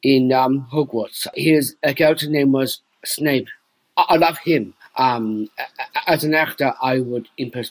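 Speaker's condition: Down syndrome

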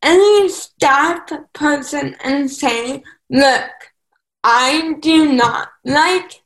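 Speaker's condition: Cerebral palsy; some mental developmental delay

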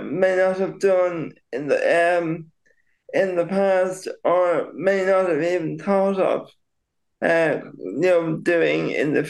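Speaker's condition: Cerebral palsy; very slightly delayed speech

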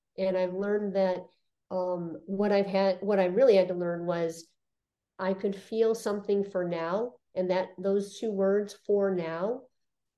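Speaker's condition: Cleft lip and palate; mouthpiece before

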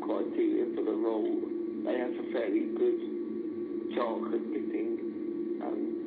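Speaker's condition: Cerebral palsy; needs help to drive

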